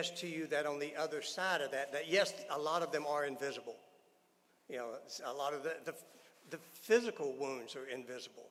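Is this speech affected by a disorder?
No.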